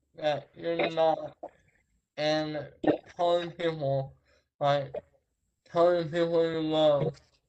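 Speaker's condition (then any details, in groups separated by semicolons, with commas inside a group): Traumatic brain injury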